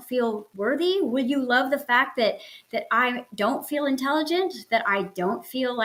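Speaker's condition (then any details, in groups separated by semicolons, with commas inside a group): No condition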